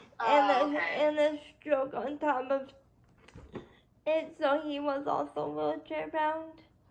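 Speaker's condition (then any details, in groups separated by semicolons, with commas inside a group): Cerebral palsy; spastic quadriplegia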